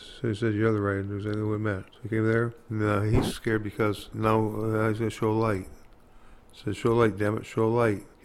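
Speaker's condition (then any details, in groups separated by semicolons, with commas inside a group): Parkinson's disease; hard time walking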